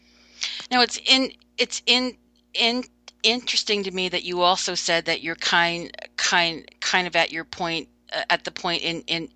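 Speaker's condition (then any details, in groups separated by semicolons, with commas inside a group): Stuttering; stuttering since age five, covert for most of life after early criticism from father and teacher; still stutters; hid stuttering, avoided speaking situations, did not speak up in class; repeated sounds, repeated words, prolonged sounds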